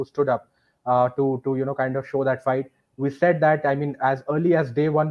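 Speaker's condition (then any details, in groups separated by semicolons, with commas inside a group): No condition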